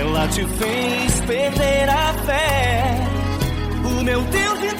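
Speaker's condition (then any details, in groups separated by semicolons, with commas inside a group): No condition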